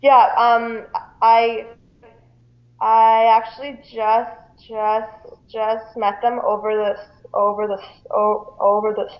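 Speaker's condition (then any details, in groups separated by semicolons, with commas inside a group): Stuttering; speech therapy almost all life, intensive program at about age 9 or 10, school speech pathologist two years; therapy on and off since grade 10, summer refresher course, Institute for Stuttering Treatment and Research; speech skills help in calm situations, unusable when chaotic or anxious, may take longer to answer; repeated sounds, repeated words, prolonged sounds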